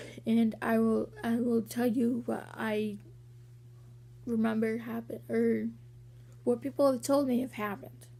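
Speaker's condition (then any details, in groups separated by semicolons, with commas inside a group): Cerebral palsy; walking sometimes hard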